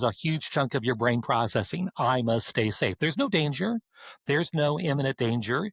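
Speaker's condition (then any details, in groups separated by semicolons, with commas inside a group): No condition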